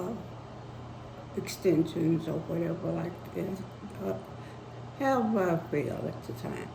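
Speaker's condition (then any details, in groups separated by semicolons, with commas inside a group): Spinal neurosarcoidosis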